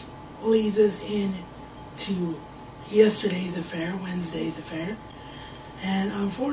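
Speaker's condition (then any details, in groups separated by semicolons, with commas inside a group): Cerebral palsy; wheelchair bound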